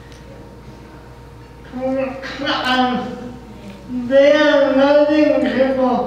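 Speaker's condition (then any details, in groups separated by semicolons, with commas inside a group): Cerebral palsy; can be difficult to understand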